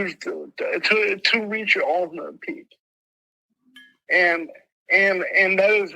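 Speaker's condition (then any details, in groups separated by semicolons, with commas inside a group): Mild cerebral palsy; speech impediment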